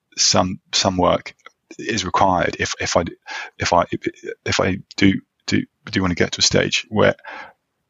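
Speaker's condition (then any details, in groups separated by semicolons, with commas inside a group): Stammering; past group therapy sessions gave temporary easier speech then relapse, past voluntary stammering practice; works on acceptance rather than fluency, discloses stammer openly, e.g. at interview start; speech blocks, gets stuck, amount of stammering varies between conversations; repeated sounds, repeated words, blocks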